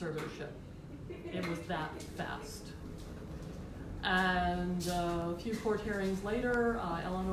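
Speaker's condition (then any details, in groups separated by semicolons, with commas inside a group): No condition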